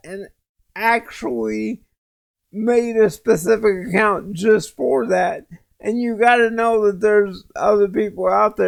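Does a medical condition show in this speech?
Yes: cerebral palsy; speech sounds drunk.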